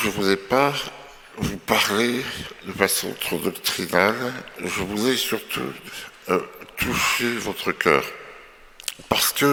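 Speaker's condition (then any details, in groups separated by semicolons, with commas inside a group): Myopathy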